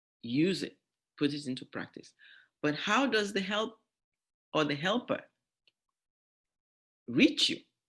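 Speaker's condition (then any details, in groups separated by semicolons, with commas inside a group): No condition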